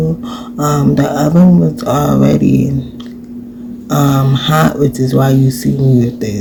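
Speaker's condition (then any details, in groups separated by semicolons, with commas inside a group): Cerebral palsy; from birth, left leg affected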